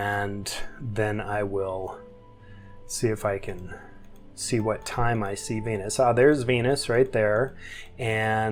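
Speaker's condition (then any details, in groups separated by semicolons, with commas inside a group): No condition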